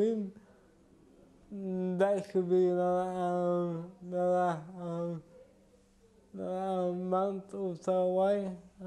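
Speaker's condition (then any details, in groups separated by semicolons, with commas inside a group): Cerebral palsy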